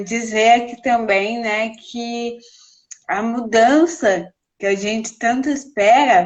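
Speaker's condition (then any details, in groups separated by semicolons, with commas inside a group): Cerebral palsy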